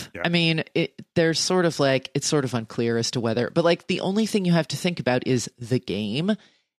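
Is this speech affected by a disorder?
No.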